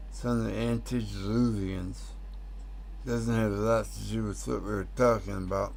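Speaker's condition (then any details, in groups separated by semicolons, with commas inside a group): Tongue cancer; tongue tumor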